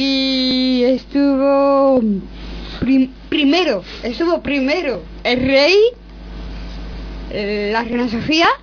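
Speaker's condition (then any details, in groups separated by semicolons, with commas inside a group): Down syndrome; reads news item aloud on live radio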